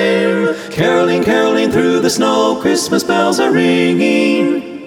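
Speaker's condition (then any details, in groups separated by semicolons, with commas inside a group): No condition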